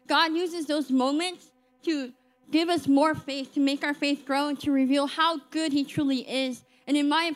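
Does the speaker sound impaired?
Yes: cleft lip and palate; congenital cleft lip and palate, 38 surgeries since birth, speech services offered; age 17, roughly 2 to 3 surgeries yearly, speaking publicly; told from young age would not communicate as properly as others, formerly lacked confidence.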